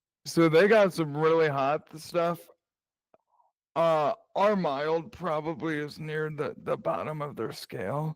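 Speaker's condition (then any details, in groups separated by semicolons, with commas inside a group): Cerebral palsy; present from birth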